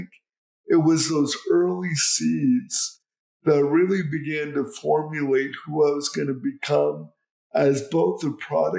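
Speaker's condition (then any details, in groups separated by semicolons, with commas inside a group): Cerebral palsy; speech unclear since childhood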